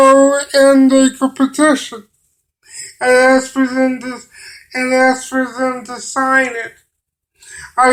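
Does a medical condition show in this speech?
Yes: cerebral palsy; limited use of the hands.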